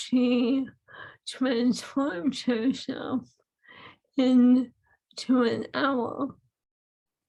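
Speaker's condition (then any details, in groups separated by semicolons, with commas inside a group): ALS; swallowing lost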